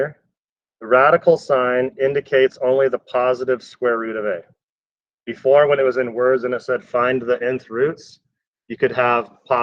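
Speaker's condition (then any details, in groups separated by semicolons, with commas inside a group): No condition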